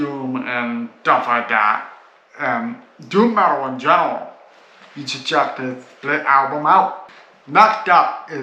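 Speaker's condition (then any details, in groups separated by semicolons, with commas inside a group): Cerebral palsy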